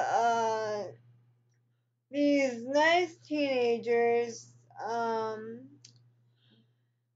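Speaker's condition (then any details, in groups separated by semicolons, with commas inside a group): Cerebral palsy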